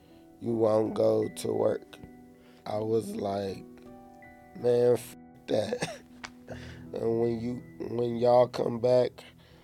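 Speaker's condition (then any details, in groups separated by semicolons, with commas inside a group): Cerebral palsy; affects movement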